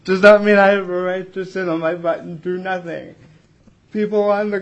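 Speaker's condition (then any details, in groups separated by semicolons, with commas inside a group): Cerebral palsy; not improved by habilitation, has support staff; 42 years old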